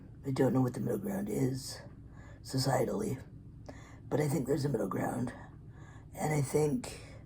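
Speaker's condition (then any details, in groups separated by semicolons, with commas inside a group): Cerebral palsy; physically disabled; articulate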